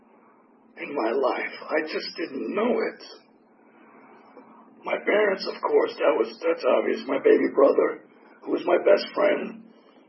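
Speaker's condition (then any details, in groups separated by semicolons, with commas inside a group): Tracheotomy; tracheotomy for 4 years, 8 surgeries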